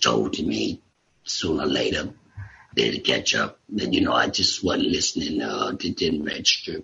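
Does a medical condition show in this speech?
Yes: laryngectomy; total laryngectomy for tumor by voice box, after failed six weeks chemo and radiation; voice prosthesis with hands-free device held by patch, still learning device, ongoing speech therapy; voice deeper and raspy before diagnosis, only one or two words after surgery, improving with therapy.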